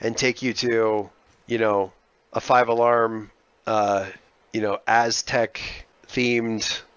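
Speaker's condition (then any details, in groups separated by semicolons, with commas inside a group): No condition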